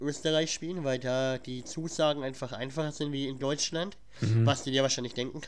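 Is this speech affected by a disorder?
Yes: cleft palate; has a cold at recording; cleft palate audible in speech, plus cold at recording.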